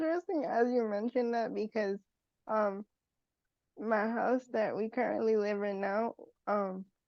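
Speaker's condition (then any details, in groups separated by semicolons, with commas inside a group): Cerebral palsy; wheelchair user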